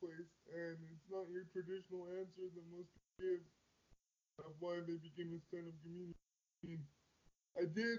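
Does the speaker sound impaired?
Yes: quadriplegic cerebral palsy; most of body affected, wheelchair user, needs help holding mic and adjusting position on stage.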